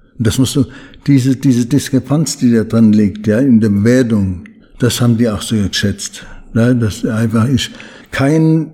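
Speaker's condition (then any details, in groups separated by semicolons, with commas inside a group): Parkinson's disease; slowed movements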